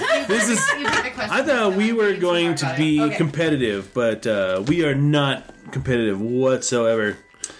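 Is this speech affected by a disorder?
No.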